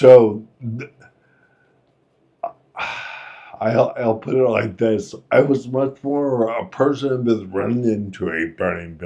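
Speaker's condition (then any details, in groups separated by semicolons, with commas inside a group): Friedreich's ataxia; inherited, muscle degeneration; decades with it, progressively more disabled, needs help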